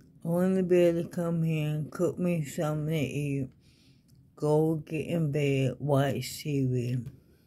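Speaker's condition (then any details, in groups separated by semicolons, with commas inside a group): ALS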